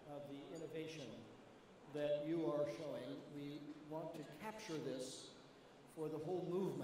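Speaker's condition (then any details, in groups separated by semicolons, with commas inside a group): No condition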